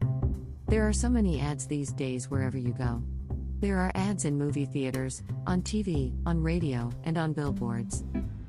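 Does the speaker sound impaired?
No.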